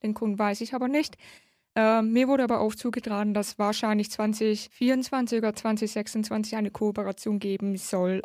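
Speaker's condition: Hard of hearing since birth, congenital, cochlear implant, severe; partial sign language

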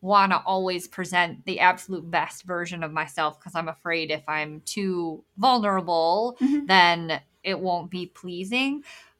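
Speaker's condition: Bilateral cleft lip and palate; reconstructive surgery from very young age

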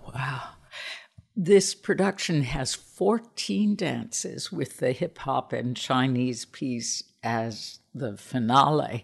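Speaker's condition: No condition

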